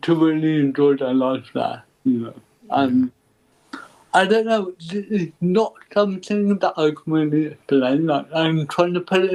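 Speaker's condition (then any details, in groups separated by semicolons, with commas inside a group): Cerebral palsy; ataxic type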